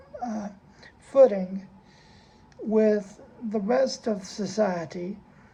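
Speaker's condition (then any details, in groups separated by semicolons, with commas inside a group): Cerebral palsy; spasticity, muscle stiffness, baclofen pump; baclofen pump eases stiffness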